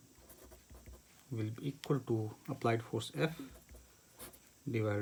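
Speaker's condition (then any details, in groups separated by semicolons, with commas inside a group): No condition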